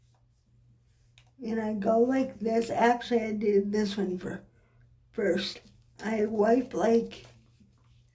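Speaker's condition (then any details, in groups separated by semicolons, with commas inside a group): Cerebral palsy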